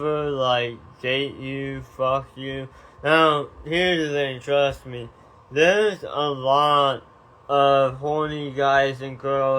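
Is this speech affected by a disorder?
Yes: tongue cancer surgery.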